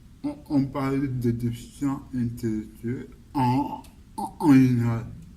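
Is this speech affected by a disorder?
Yes: cerebral palsy.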